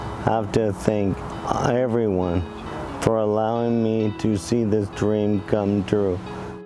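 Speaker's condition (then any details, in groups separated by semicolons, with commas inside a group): ALS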